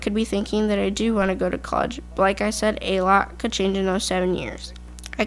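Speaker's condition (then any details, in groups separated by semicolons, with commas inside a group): No condition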